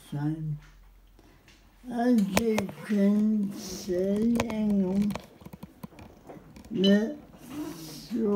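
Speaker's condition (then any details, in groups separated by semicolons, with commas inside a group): Cerebral palsy; spastic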